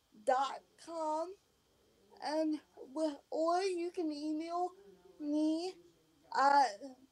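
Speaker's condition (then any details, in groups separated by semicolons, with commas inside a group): Cerebral palsy; onset at 19 days old from encephalitis, high fever and first seizure, 23 years, scoliosis, scoliosis surgery; leg cramps from staying in one position and poor circulation, back pain resolved after surgery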